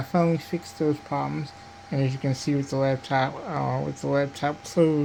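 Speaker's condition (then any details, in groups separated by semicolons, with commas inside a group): Cerebral palsy; diplegia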